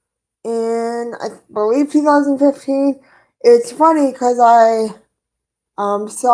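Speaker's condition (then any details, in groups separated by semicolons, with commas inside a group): Cerebral palsy; both hands affected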